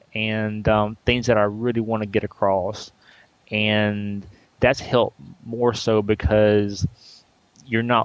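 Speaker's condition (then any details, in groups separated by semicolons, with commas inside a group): Stuttering; individual and group speech therapy, University of Alabama speech department linked; advertising stuttering to clients for several months, also disclosing at church; blocks when rushing in, less stuttering when discussing stuttering, stops and takes deep breath; prolonged sounds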